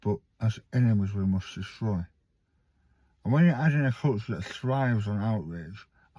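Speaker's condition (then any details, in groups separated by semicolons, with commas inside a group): Stage 4 tongue cancer, hemiglossectomy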